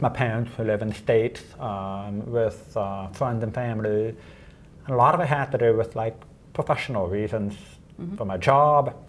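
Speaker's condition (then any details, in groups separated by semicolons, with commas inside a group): Deafness; uses Roger Voice app captioning phone calls instantly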